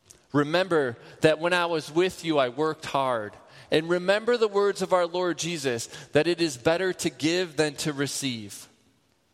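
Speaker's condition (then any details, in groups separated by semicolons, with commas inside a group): No condition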